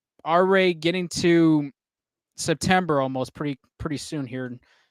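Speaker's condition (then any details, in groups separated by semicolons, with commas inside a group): No condition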